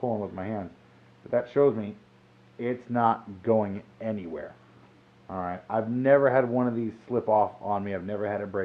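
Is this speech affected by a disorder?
No.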